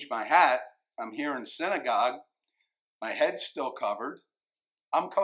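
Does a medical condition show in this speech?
No.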